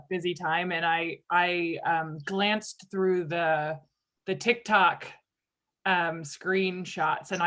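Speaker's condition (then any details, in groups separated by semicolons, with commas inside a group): No condition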